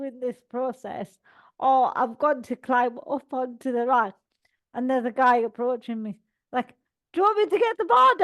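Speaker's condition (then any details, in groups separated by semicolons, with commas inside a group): Cerebral palsy; all four limbs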